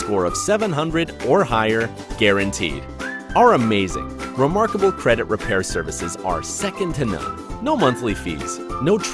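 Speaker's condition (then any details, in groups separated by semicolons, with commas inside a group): No condition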